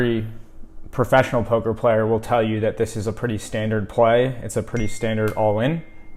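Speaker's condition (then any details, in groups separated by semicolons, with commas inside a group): No condition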